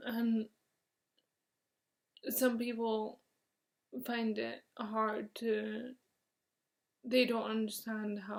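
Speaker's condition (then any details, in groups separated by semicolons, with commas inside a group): Motor neurone disease; onset in left hand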